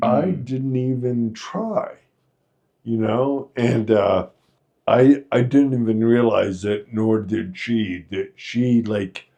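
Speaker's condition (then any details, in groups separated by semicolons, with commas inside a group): Friedreich's ataxia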